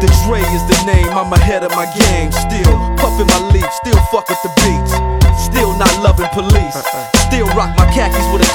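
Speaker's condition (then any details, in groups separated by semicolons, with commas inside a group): No condition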